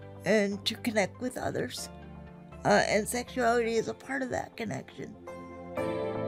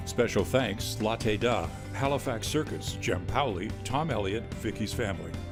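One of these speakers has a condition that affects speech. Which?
The first: spastic quadriplegic cerebral palsy; spastic quadriplegic form, from birth, wheelchair since age two.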